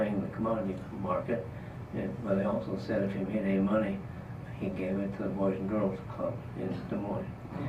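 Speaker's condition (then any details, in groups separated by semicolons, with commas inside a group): Parkinson's disease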